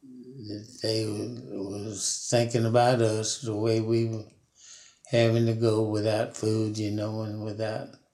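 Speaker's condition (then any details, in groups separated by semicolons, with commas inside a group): Parkinson's disease; Parkinson's for about 5 years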